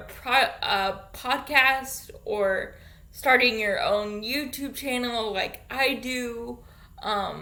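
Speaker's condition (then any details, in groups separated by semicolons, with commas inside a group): Cerebral palsy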